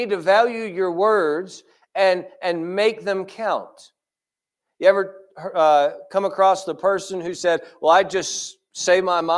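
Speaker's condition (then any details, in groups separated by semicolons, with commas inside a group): No condition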